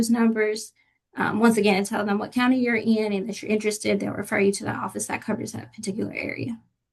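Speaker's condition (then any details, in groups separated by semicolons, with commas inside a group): No condition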